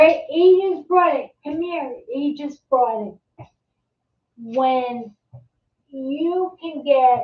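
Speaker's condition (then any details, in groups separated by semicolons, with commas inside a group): Multiple sclerosis; secondary progressive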